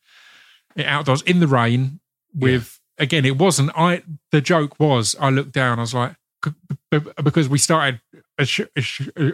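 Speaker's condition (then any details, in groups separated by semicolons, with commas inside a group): Stammer; sticking type, uncontrollable; barely noticeable to most listeners, plans breathing to avoid stammering in acting roles; repeated sounds, blocks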